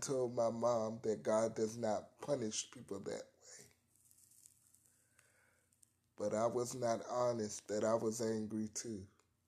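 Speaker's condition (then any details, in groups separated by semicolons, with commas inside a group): Cerebral palsy, spastic quadriparesis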